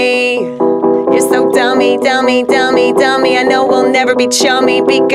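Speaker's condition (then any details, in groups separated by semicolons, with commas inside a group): No condition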